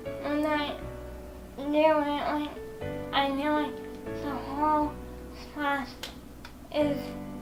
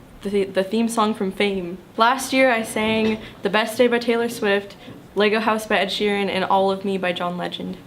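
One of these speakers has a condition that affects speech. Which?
The first: cerebral palsy; from birth.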